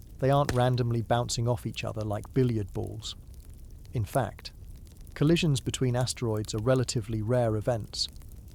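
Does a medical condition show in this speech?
No.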